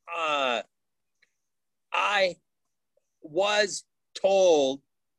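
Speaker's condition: Aphasia; aphasia after stroke, woke with whole right side paralyzed, talking improving each month and year; can talk, loses about half the words in conversation, frequent hesitations; initially no talking, now halting telegraphic speech, many fillers and pauses, missing words

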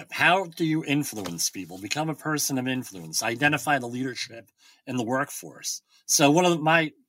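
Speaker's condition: Bilateral cleft lip and palate

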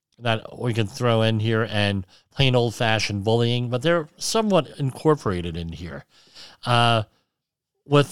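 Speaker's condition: Cleft lip and palate

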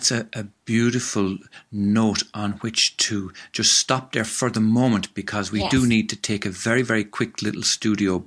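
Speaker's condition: No condition

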